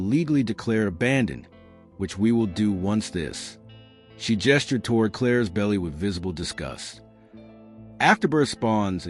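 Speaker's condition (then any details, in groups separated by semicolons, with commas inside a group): No condition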